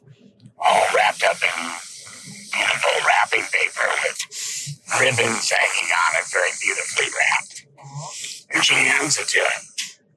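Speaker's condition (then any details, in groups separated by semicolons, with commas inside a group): Laryngectomy; no vocal cords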